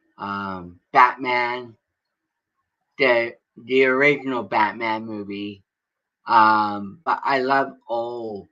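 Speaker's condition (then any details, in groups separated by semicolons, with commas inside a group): Cerebral palsy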